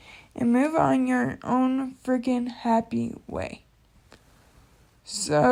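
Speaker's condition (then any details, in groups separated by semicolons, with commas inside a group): Cerebral palsy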